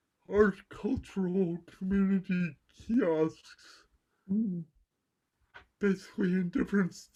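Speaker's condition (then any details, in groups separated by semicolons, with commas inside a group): Cerebral palsy; mild left side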